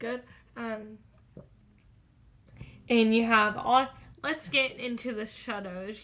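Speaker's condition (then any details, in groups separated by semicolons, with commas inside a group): Cerebral palsy, spastic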